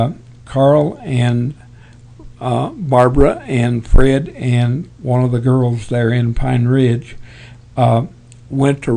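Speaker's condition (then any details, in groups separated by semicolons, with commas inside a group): Parkinson's; tremors as early symptom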